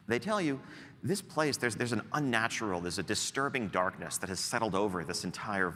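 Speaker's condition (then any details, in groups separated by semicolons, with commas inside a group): No condition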